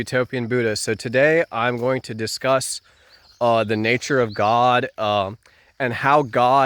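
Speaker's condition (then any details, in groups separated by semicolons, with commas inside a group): No condition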